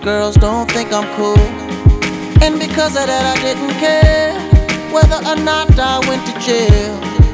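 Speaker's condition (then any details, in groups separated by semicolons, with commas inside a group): No condition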